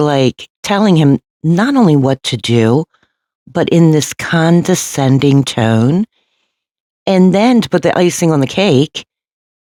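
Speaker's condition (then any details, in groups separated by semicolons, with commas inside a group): No condition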